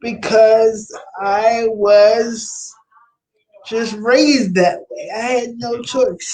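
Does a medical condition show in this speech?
Yes: cerebral palsy.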